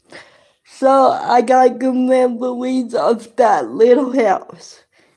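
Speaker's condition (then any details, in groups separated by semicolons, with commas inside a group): Cerebral palsy; present from birth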